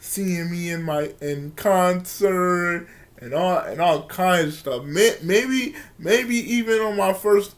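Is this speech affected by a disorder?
Yes: cerebral palsy; from birth, wheelchair user.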